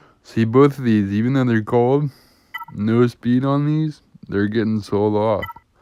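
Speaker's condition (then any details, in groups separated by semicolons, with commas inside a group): Cerebral palsy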